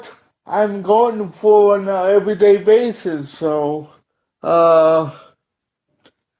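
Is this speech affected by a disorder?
Yes: cerebral palsy; uses wheelchair.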